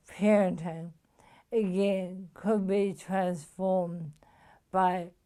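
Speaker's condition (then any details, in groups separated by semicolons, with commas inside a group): Motor neuron disease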